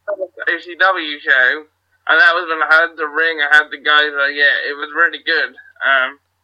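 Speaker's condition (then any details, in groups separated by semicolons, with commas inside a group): Cerebral palsy; wheelchair user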